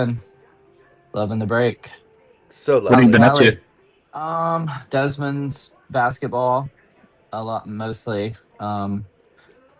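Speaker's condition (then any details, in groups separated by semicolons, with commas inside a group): No condition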